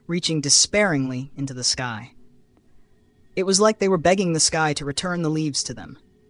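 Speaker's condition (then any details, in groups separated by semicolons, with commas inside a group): No condition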